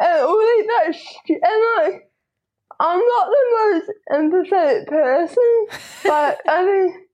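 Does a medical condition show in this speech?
Yes: cerebral palsy, diplegia; spastic diplegia, both legs, hands mildly, Botox from diagnosis, cast once age seven, no surgery; teenager, walks without wheelchair, possible NDIS scooter, knee pain from misalignment, medication, types on computer; speech a bit odd, had speech therapy.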